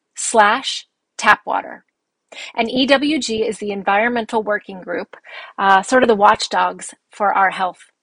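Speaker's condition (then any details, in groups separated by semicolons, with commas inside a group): No condition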